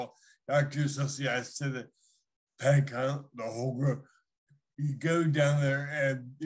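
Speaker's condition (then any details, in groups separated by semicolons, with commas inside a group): Huntington disease; inherited; late onset after 40s, strong symptoms, progressing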